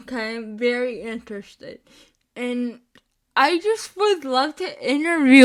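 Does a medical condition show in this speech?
Yes: spastic cerebral palsy, mixed.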